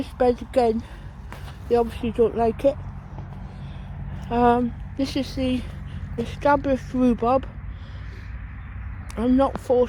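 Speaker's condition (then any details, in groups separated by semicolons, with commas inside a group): Tongue cancer, partial glossectomy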